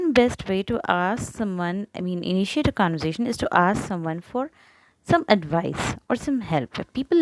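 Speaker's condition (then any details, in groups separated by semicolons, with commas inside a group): No condition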